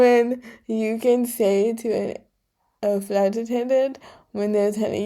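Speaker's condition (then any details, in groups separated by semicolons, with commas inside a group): Cerebral palsy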